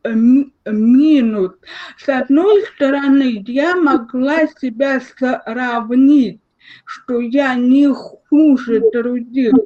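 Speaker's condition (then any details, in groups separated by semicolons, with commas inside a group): Cerebral palsy, spastic diplegia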